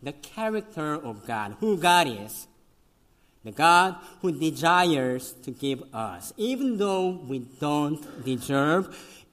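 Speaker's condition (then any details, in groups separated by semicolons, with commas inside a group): Cleft lip and palate; congenital, severe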